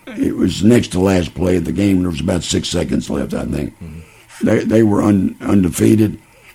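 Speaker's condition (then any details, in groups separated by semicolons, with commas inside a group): Laryngeal cancer; all intake through feeding tube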